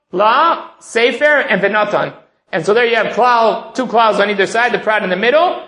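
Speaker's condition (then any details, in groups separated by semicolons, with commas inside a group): No condition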